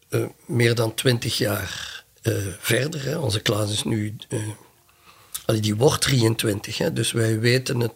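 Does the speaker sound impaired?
No.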